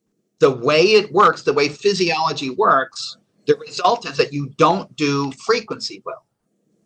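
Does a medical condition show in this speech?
No.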